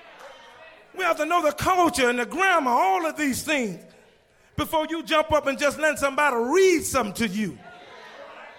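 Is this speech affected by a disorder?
No.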